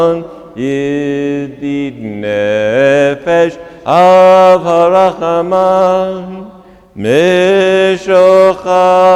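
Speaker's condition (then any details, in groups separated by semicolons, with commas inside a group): No condition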